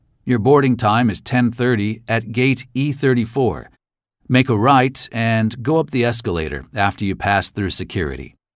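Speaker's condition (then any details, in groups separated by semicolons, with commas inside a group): No condition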